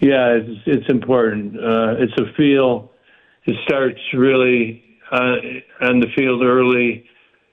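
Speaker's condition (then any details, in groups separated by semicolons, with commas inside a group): Parkinson's; stays active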